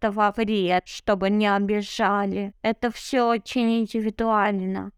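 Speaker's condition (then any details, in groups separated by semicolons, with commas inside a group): Cerebral palsy; no wheelchair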